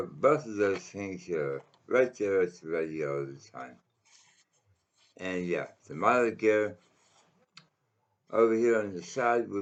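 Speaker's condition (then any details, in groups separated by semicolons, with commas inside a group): Mouth cancer; needs water constantly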